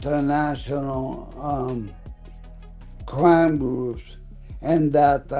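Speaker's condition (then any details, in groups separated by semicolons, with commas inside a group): ALS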